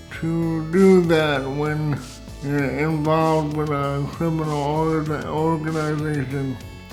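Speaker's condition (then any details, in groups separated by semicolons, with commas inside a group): Cerebral palsy, severe; spastic type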